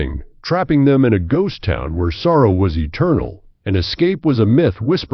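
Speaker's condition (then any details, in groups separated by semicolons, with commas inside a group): No condition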